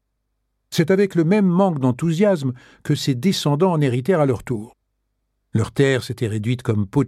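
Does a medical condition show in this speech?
No.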